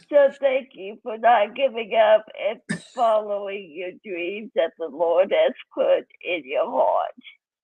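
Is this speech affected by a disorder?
Yes: cerebral palsy.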